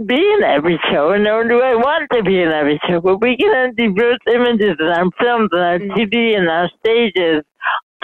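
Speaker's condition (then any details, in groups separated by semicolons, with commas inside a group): Mild cerebral palsy; speech affected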